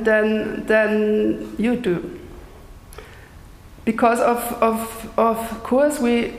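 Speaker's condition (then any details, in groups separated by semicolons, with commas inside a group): Stuttering; lifelong stutter, neurological cause, speech therapy in youth, jaw, belly and leg cramps from suppressing stutter; audibly stuttering during lecture performance; repetitions, blocks, stutters on own name, slower than fluent speakers, amount varies daily, smooth repetitions when unafraid; repeated sounds, repeated words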